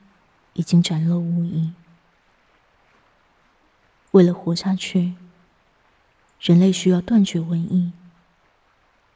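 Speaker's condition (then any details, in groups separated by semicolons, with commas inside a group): No condition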